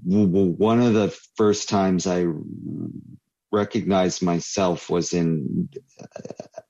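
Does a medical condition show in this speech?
Yes: stuttering; stuttering since childhood; here prolonged sounds, blocks.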